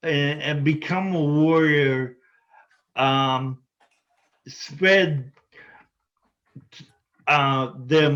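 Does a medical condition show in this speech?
Yes: spinocerebellar ataxia type 14, SCA14; speech affected, may be hard to understand.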